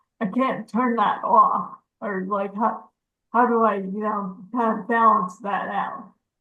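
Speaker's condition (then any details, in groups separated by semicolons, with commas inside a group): Cerebral palsy; walks at home, wheelchair outside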